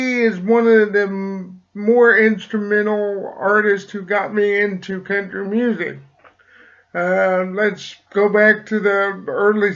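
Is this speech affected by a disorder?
Yes: cerebral palsy; slight speech impediment.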